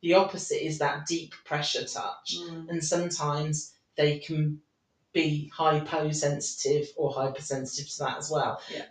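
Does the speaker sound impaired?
No.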